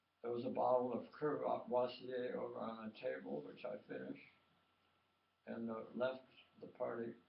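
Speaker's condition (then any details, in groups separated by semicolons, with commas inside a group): Tongue cancer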